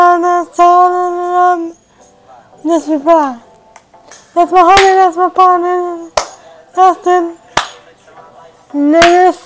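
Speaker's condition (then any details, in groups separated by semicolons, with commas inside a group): Cerebral palsy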